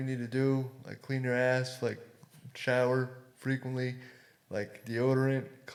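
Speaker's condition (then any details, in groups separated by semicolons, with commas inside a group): Cerebral palsy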